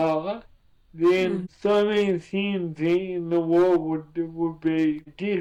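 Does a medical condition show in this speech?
Yes: cerebral palsy.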